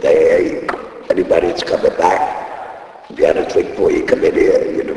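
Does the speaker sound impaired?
Yes: laryngectomy; still talking after voice box removal.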